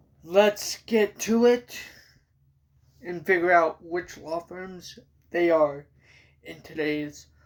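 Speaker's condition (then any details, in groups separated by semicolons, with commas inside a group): Cerebral palsy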